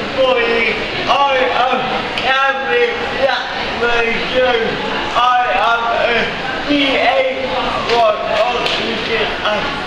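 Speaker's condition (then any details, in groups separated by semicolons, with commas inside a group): Cerebral palsy; affects mobility and speech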